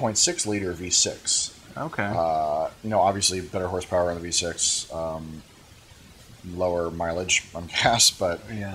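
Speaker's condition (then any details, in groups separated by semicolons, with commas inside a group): No condition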